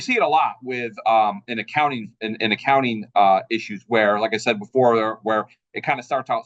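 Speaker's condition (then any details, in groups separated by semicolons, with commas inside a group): No condition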